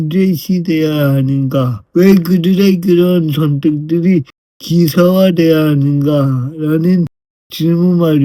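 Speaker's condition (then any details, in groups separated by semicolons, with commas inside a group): Brain lesion disability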